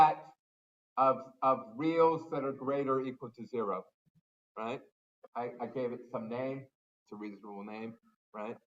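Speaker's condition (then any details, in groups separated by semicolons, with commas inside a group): No condition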